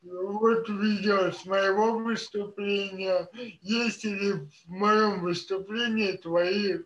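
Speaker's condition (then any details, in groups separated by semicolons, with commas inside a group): Cerebral palsy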